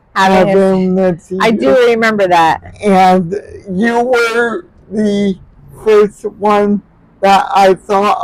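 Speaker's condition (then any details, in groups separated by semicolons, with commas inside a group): Cerebral palsy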